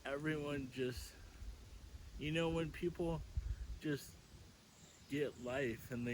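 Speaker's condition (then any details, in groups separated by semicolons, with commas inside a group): Cerebral palsy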